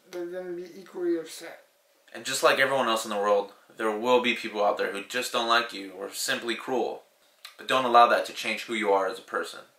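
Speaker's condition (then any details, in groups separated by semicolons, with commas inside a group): No condition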